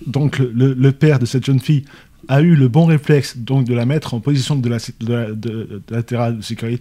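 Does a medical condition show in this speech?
Yes: stuttering; possibly partly from epilepsy, large tongue scar from frequent tongue biting in seizures; concentrates hard to remain intelligible to everyone; here repeated sounds, repeated words.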